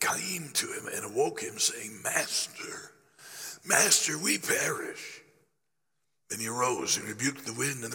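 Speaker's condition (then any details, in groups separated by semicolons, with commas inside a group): Laryngeal cancer after radiation; still affected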